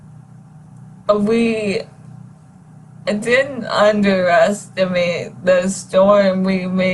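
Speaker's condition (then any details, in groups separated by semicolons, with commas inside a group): ALS; no ventilator needed yet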